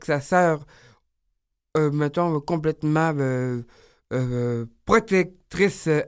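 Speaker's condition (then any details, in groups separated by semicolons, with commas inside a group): Down syndrome; described as very talkative, at ease and eager to speak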